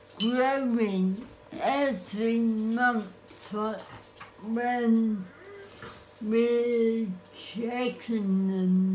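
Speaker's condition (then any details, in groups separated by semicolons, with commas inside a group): Cerebral palsy; spastic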